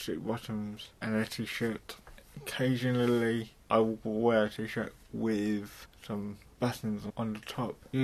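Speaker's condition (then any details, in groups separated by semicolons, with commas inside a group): Cerebral palsy; mild, affects muscles and speech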